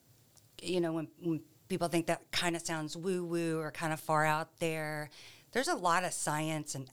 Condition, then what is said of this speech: No condition.